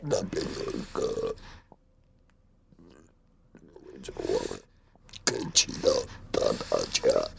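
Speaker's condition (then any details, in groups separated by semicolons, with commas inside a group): Laryngectomy, esophageal speech, total laryngectomy for hypopharyngeal cancer; stage four hypopharyngeal cancer, possibly smoking-related; lost basic speaking ability after surgery, esophageal speech via air vibration learned through long practice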